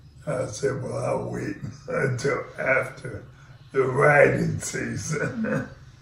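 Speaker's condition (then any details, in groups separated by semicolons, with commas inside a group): ALS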